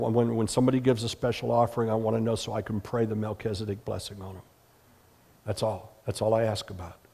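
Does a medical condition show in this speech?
No.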